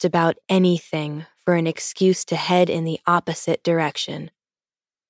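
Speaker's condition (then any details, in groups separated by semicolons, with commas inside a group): No condition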